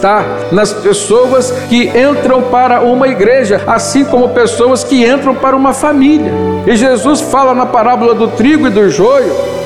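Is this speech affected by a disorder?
No.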